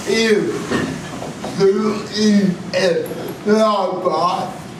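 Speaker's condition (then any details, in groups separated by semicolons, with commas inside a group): Cerebral palsy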